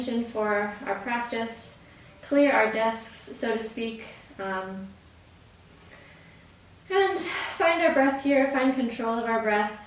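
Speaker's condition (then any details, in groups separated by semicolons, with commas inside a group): No condition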